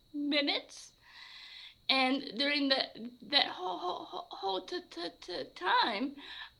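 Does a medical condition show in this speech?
Yes: stuttering; stuttered a lot while talking to coffee shop staff; here repeated sounds, repeated words.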